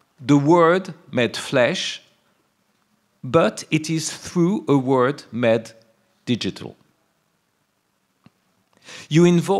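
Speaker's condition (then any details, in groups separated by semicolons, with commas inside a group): No condition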